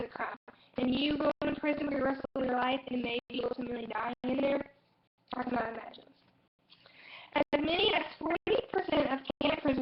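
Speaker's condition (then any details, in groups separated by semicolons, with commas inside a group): No condition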